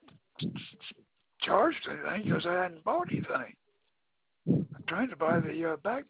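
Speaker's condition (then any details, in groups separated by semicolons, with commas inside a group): Throat cancer; hard to talk, agent says speech understandable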